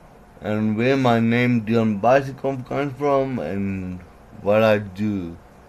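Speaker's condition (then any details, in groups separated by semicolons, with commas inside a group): Cerebral palsy; diagnosed age 2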